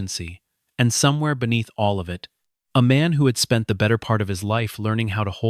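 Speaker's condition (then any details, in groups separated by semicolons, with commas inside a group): No condition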